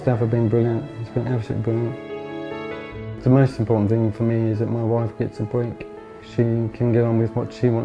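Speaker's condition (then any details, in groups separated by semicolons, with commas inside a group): Motor neurone disease; degenerative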